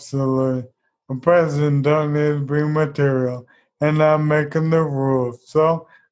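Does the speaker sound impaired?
Yes: ALS; Hoyer lift recently obtained, hammock-like, for lifting out of bed.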